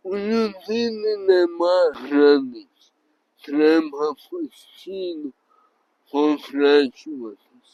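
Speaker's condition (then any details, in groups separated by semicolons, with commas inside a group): Traumatic brain injury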